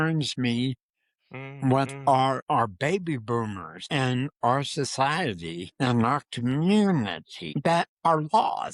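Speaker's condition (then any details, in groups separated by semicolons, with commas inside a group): Parkinson's disease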